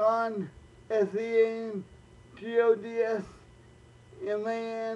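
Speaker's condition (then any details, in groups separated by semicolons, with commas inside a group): Cerebral palsy, spastic, mild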